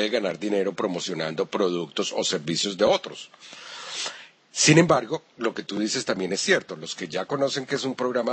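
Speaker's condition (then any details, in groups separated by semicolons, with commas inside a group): No condition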